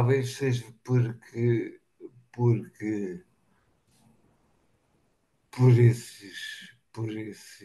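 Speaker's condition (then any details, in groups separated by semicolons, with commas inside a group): Machado-Joseph disease (sca3); ataxia, gradual onset, movement control problems, falls; diagnosed around age 40, onset four years earlier, physiotherapy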